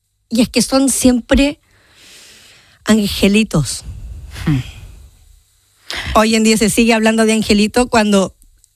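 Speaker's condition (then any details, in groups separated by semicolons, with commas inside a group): Down syndrome; genetic condition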